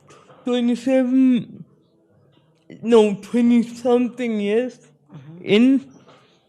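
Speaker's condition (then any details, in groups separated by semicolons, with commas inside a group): Spastic cerebral palsy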